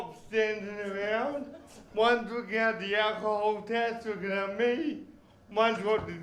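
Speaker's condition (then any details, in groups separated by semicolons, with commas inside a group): Cerebral palsy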